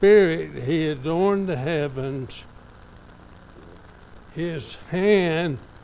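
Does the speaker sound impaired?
Yes: ALS; somewhat affected, evident today.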